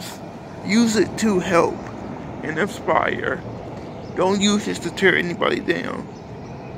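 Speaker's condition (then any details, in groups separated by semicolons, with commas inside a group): Cerebral palsy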